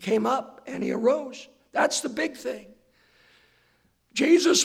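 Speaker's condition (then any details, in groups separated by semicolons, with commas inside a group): Hoarseness after vocal cord surgery; surgeon says vocal cords look much better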